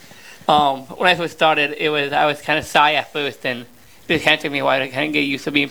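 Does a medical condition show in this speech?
Yes: Down syndrome; 32 years old.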